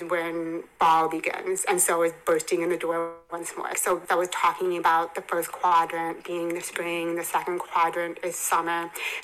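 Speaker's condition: Hearing impairment; bilateral cochlear implants

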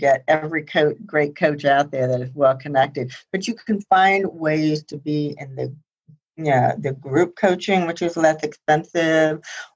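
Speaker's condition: Profound hearing loss; congenital profound hearing loss, mostly higher frequencies, hearing aids tried repeatedly but never worked well enough; relies on lip reading and body language

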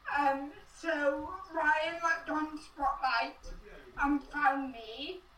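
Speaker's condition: Cerebral palsy

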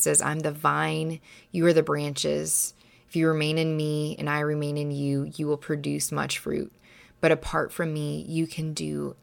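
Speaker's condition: No condition

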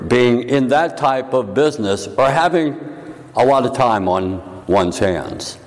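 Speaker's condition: No condition

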